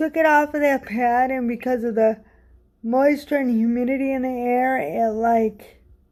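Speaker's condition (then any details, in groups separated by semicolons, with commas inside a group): Cerebral palsy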